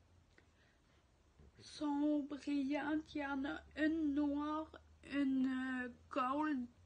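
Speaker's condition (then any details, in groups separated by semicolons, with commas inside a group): Ataxia; degenerative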